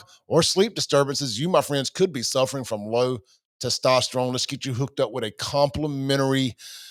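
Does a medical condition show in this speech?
No.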